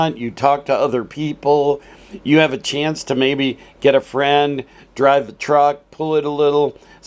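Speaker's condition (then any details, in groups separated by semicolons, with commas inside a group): No condition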